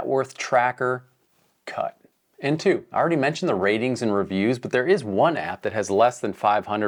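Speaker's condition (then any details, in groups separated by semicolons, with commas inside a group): No condition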